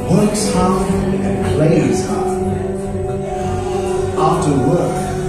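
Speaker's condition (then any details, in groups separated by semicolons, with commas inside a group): No condition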